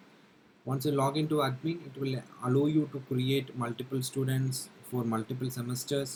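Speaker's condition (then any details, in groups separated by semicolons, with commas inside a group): No condition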